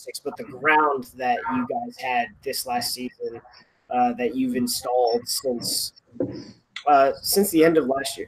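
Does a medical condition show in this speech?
No.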